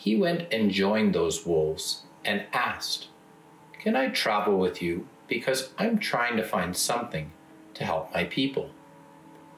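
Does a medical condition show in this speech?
No.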